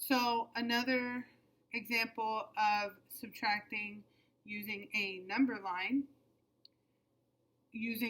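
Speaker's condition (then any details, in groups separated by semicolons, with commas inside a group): No condition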